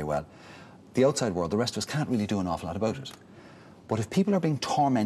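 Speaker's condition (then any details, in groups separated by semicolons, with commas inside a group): No condition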